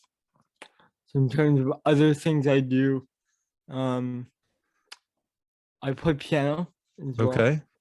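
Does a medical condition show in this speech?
Yes: cerebral palsy; mild speech impediment.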